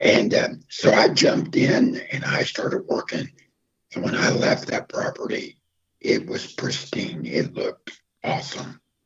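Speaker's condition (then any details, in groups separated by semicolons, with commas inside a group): Throat cancer, half voicebox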